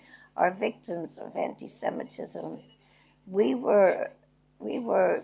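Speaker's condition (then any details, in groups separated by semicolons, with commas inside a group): Cerebral palsy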